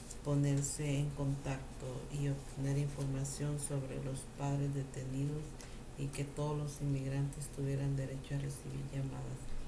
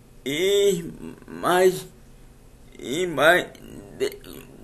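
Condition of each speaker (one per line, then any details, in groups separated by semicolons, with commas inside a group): No condition
Cerebral palsy; from birth, wheelchair user; speech affected by condition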